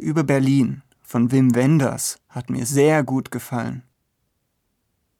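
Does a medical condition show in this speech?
No.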